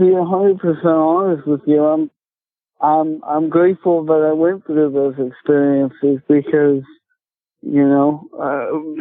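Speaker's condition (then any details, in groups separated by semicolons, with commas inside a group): Cerebral palsy; speech affected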